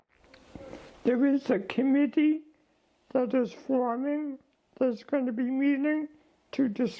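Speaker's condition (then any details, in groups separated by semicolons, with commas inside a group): ALS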